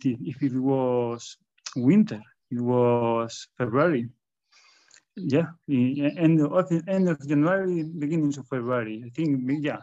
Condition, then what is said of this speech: Stuttering. And when I start to talk in public, I stutter a lot because I am really introverted and I'm really shy.